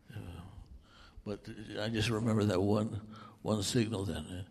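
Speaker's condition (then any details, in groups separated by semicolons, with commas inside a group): Parkinson's; over 14 years since onset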